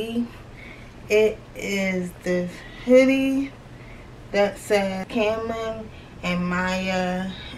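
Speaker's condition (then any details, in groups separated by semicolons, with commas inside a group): Cerebral palsy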